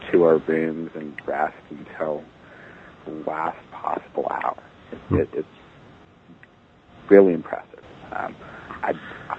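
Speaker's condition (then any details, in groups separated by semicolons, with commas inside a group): Stuttering; lifelong stuttering; stutters openly, including at work, mostly not avoiding stuttering; repeated sounds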